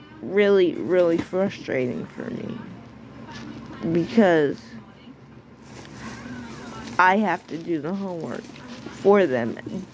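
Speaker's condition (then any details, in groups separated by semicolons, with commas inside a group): Cerebral palsy; sounds out of breath after therapy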